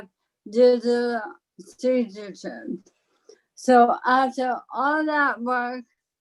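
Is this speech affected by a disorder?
Yes: ALS; slight speech impairment.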